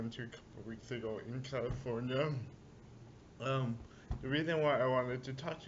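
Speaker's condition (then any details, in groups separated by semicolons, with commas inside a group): Cerebral palsy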